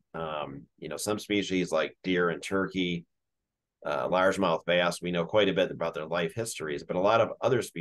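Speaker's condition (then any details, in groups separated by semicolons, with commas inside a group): No condition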